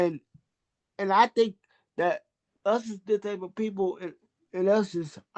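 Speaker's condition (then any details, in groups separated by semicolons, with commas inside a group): Cerebral palsy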